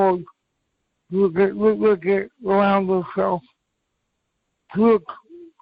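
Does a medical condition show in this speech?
Yes: cerebral palsy; from birth.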